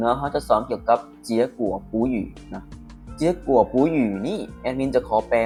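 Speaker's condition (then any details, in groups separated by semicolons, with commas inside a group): No condition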